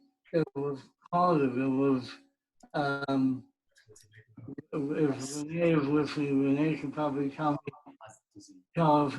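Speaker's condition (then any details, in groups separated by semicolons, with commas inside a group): Cerebral palsy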